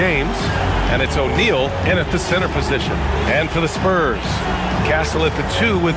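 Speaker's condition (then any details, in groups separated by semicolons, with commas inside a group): No condition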